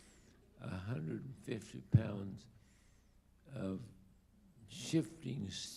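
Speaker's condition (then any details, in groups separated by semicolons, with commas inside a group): ALS; diagnosed about two years ago, late onset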